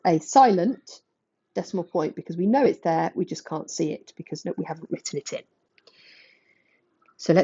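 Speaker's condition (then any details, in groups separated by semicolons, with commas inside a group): No condition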